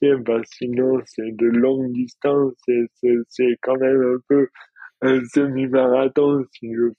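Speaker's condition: Dystonia; rare neurological dystonia

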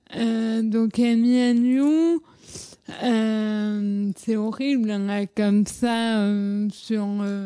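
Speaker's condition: Cerebral palsy; leg surgery around age 14 with several medical errors, atypical gait, childhood speech, psychomotor and physiotherapy; all rehabilitation including physiotherapy stopped at age 18, speech and psychomotor therapy stopped earlier

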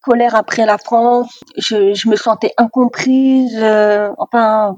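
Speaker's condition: Deafness, severe; oralist, uses some sign language

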